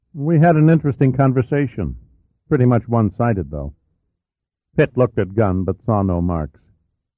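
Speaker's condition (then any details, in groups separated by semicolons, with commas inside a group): No condition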